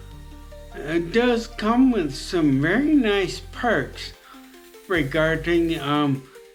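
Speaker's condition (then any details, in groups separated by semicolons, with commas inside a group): Traumatic brain injury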